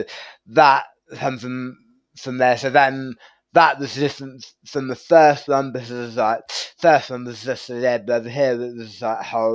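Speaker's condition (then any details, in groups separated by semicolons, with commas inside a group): Tongue cancer surgery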